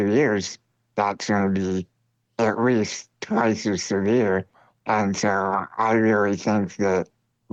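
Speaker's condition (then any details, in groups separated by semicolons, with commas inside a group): Spinal muscular atrophy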